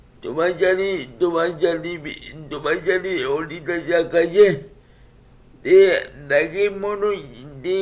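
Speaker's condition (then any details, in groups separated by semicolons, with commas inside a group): Cerebral palsy; speech affected by cerebral palsy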